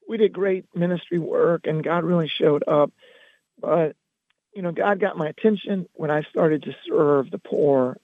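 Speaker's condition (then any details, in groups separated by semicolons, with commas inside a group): Loss of singing voice; singing voice lost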